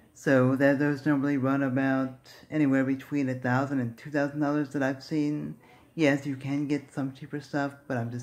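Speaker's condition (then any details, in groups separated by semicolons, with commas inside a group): Cerebral palsy; speaks fast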